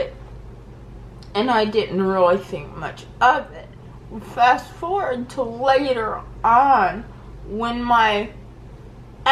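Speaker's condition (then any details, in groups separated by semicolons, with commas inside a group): Cerebral palsy; seizures since childhood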